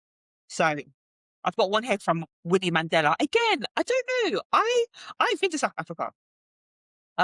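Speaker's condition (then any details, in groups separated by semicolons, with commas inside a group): No condition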